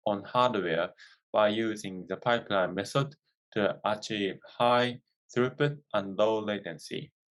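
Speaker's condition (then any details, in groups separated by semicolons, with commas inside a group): No condition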